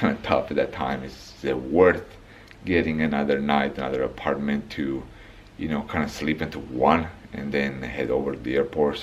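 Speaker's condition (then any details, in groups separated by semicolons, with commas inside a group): No condition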